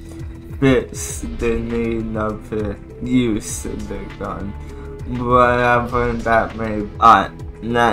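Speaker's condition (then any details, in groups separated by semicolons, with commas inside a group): Cerebral palsy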